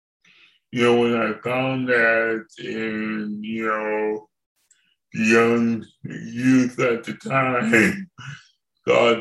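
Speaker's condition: Cerebral palsy; from birth

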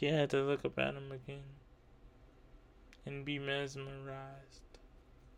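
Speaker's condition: Cerebral palsy; uses wheelchair

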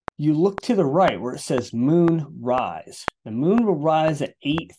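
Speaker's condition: No condition

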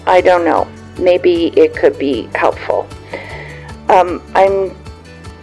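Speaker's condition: Aphasia after stroke; aphasia caused by stroke; words clear in mind but jumbled when speaking, language problems, conversation and turn-taking difficult

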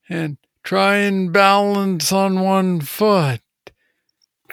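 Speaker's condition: Parkinson's disease, young onset; medication cycles with off times, symptoms fluctuating day to day, tremor, needs help tying shoes when off

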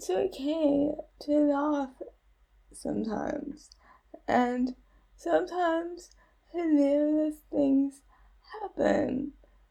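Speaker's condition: Cerebral palsy; voice may go down sometimes, slower to take breaths, limited lung capacity, energy and effort

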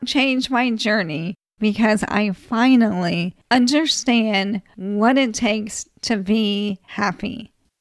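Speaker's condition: ALS; als onset in hand at 38, thumb-forefinger muscle loss, very little hand strength, very slow progression; still able to swallow and eat without choking, feeding tube not yet used

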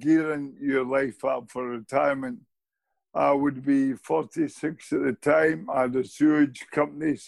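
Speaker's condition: Motor neurone disease; still walks

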